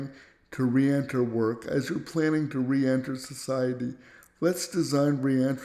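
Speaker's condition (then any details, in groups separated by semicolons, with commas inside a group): Cerebral palsy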